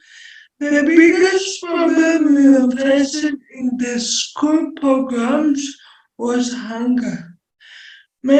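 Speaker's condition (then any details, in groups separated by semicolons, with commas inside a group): Cerebral palsy; present from birth; speech may be hard to understand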